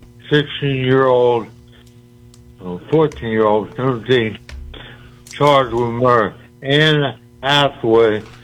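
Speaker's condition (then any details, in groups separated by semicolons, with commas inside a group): Speech impediment; usually hard for host to understand; more intelligible than usual on this call, host understood every word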